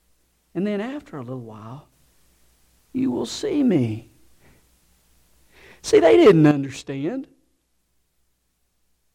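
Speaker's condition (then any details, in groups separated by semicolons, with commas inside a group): No condition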